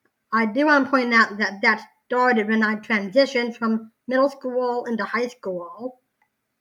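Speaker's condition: Down syndrome

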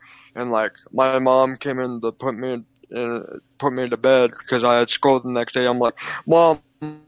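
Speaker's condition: Cerebral palsy, physical only

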